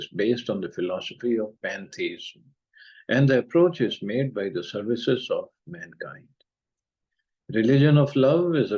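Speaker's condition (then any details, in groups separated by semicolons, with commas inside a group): No condition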